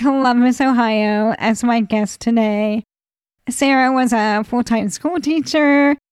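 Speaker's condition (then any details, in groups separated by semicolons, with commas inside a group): ALS; ALS diagnosed at age 38, initial prognosis of 2 to 5 years; voice changing and declining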